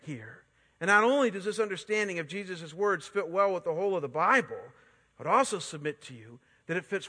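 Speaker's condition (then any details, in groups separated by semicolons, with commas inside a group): No condition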